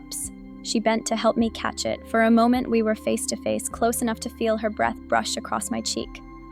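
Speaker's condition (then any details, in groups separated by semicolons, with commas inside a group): No condition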